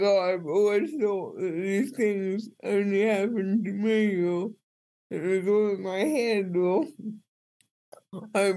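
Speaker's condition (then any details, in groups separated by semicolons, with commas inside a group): Cerebral palsy; speech impediment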